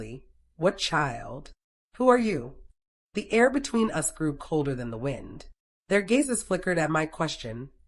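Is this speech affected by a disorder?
No.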